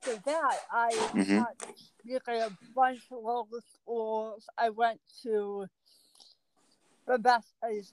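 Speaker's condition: Cerebral palsy; speech affected

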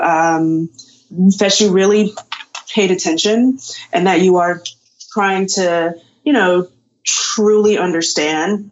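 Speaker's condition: Stuttering; avoided talking to avoid stuttering, avoided saying own name around 24-25, later took up public speaking; prolonged sounds

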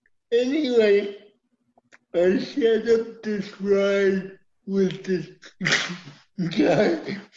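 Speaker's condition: Cerebral palsy; uses wheelchair

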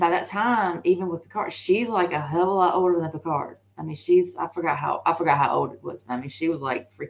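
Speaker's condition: No condition

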